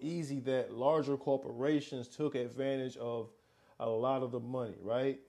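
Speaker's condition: No condition

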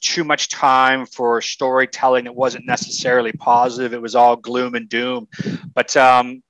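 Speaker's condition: No condition

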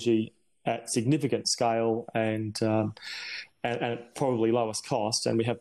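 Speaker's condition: No condition

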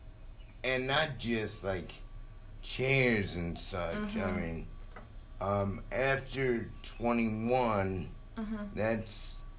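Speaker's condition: Cerebral palsy; coordination affected

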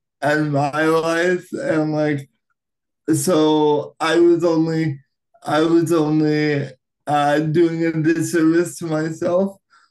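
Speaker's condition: Cerebral palsy, right-sided high tone

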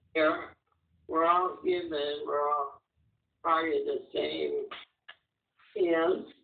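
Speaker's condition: Muscular dystrophy; physical disability

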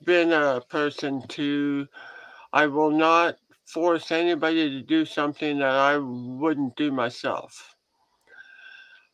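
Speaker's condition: Head and neck cancer surgery; crooked head since

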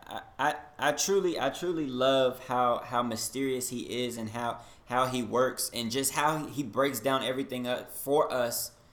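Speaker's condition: No condition

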